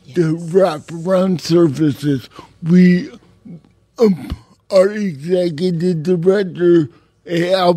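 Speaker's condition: Cerebral palsy; congenital, uses a wheelchair

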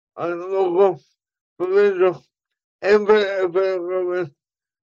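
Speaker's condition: Cerebral palsy; mental capability unaffected

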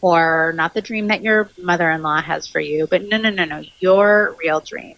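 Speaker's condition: No condition

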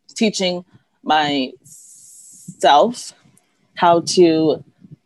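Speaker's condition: Stuttering; frequent pauses, needs deep breaths while speaking, part-word repetitions; blocks

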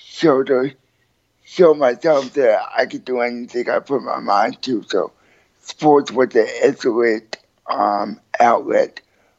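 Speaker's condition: Cerebral palsy; spastic quadriplegic cerebral palsy since childhood, uses wheelchair, adapted wheelchair sports

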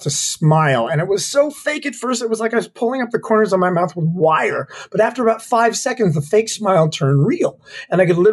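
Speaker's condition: No condition

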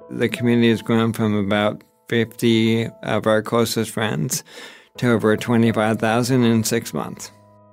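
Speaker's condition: ALS; onset with left hand weakness, cramping using a pen, diagnosed at 36, progressive motor neuron degeneration

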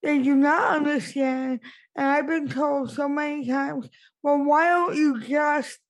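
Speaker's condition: Cerebral palsy; wheelchair user

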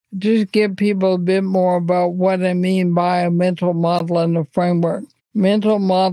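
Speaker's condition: ALS; slight slurring

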